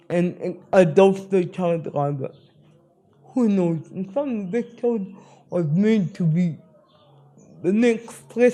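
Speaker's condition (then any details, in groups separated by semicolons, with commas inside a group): Spastic cerebral palsy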